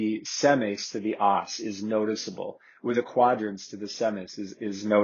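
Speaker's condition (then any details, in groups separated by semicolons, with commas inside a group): No condition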